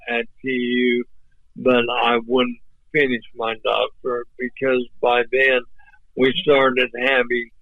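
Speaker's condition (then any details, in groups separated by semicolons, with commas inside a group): ALS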